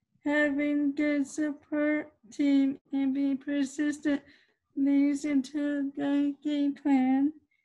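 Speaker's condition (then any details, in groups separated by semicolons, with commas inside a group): Cerebral palsy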